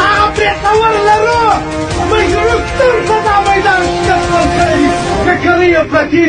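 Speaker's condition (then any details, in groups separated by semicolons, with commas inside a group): No condition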